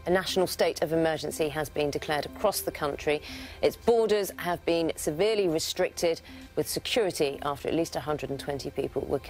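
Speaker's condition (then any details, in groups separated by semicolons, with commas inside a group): No condition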